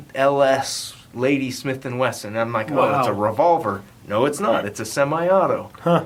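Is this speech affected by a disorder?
No.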